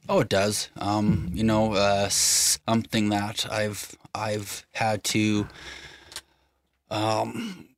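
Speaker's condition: Stutter; long-standing, long tried to hide it; sound and word repetitions, repeated fillers uh, hesitations and restarts; repeated words, prolonged sounds

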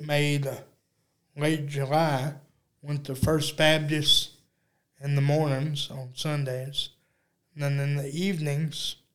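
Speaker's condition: Cerebral palsy; uses electric wheelchair

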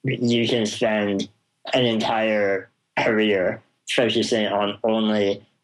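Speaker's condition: Spinal muscular atrophy; congenital, progressive muscle wasting, legs, arms, jaw, tongue, never crawled, sat or walked unassisted, wheelchair since about two; jaw and tongue weakness affects talking, sounds mumbly, at times difficult to understand

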